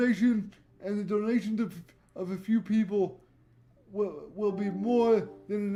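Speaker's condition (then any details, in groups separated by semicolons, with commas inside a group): Cerebral palsy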